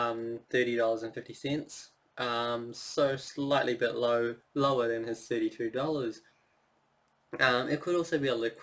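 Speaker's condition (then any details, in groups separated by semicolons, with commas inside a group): No condition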